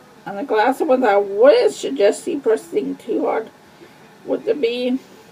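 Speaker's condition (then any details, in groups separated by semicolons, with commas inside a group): Cerebral palsy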